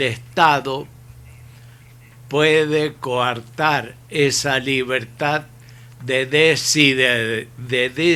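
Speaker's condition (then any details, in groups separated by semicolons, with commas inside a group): ALS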